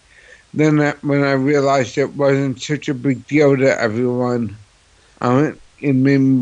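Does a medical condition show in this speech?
Yes: cerebral palsy; others sometimes ask why speech sounds funny or different, host hears New York accent, no typical CP voice.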